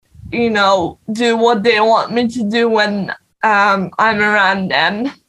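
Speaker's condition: Cerebral palsy; non-progressive

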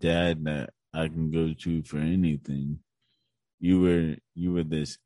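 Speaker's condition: Cerebral palsy; tight muscles

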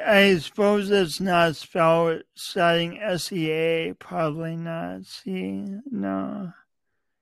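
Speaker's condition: Cerebral palsy; cerebral palsy present from birth, unique walk, yoga and laughter yoga built speaking confidence; speech impediment, comes and goes, avoided speaking in school, finds the words cerebral palsy hard to say

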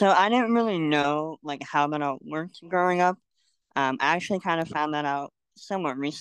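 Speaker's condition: Cleft lip and palate; congenital

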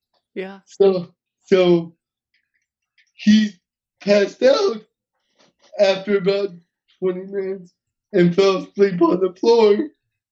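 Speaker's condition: Cerebral palsy; uses wheelchair, hearing intact

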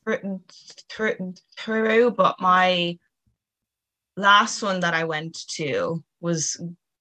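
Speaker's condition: Stuttering; onset at age 3, inherited from mother who also stutters, more covertly; more severe than mother's; repeated sounds, prolonged sounds

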